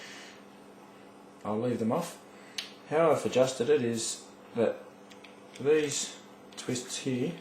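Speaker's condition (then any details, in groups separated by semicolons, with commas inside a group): No condition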